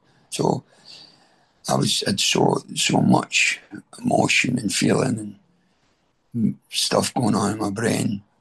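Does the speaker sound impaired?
Yes: throat cancer treatment effects; stage 4 throat cancer 6.5 years into recovery, chemo, radiotherapy, tracheostomy, neck nerves repaired, remission 2.5 years; throat pain after chemo, managed with doctor's medication; voice changed by throat cancer and treatment, deep voice.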